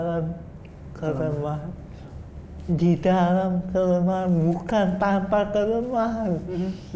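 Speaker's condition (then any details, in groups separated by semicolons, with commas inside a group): Cerebral palsy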